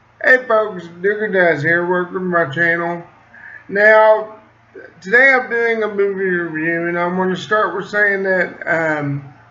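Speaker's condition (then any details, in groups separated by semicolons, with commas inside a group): Cerebral palsy; slight speech impediment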